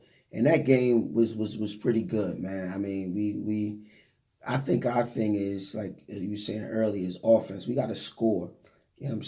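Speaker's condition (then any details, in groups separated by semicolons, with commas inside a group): No condition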